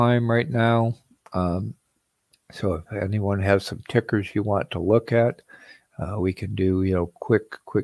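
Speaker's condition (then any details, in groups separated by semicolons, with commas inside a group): No condition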